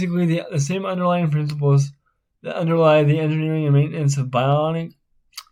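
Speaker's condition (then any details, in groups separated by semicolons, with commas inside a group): Spastic cerebral palsy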